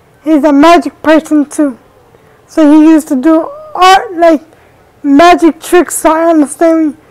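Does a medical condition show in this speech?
Yes: cerebral palsy.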